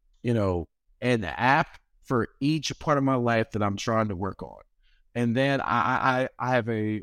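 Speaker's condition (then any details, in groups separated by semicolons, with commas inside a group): Stuttering; stutter since at least high school, stuttered during high school commencement introduction; speech therapy, daily ten-minute pronunciation practice prompted by ESLA app; talks better when in speech therapy, harder otherwise; repeated words, blocks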